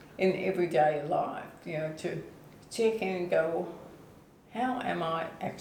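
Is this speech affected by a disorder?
Yes: ALS/MND; onset foot drop.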